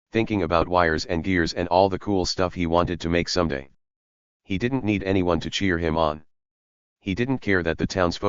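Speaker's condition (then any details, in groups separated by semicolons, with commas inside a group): No condition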